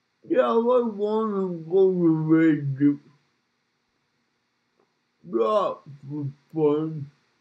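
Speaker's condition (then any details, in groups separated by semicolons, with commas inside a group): Cerebral palsy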